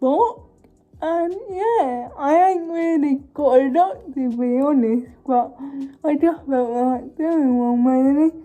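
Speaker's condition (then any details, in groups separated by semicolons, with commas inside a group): Cerebral palsy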